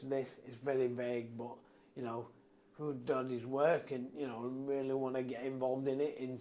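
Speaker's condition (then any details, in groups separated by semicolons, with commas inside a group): Motor neurone disease; recently diagnosed, symptoms began few months before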